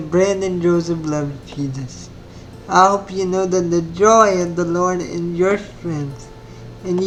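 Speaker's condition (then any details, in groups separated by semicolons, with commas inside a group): Spastic cerebral palsy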